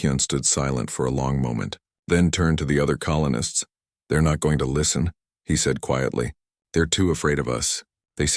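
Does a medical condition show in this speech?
No.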